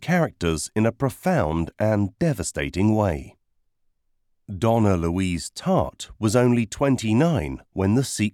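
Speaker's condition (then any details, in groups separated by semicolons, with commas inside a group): No condition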